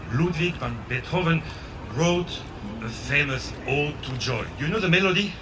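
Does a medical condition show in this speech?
No.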